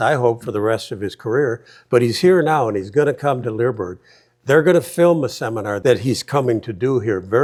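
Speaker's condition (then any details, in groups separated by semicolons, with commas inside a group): No condition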